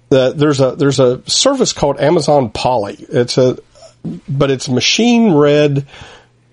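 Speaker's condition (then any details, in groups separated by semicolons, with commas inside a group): No condition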